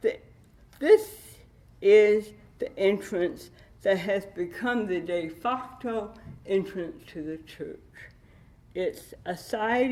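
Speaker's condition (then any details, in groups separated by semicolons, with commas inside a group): Cerebral palsy with dystonia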